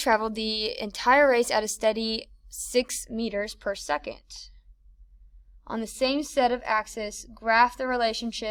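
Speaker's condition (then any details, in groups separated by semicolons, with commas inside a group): No condition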